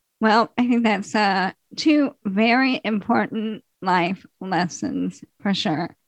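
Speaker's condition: ALS; still able to swallow and eat without choking

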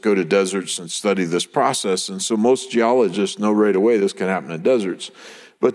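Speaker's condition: No condition

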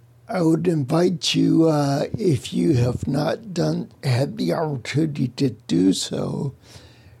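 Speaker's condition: Spinocerebellar ataxia; speech impediment

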